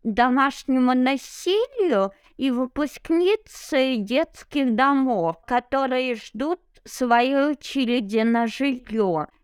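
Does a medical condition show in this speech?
Yes: cerebral palsy; no wheelchair.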